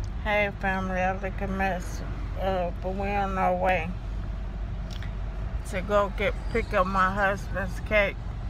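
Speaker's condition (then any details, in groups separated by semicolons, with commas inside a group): ALS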